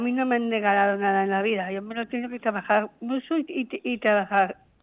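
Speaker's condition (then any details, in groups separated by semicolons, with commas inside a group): Down syndrome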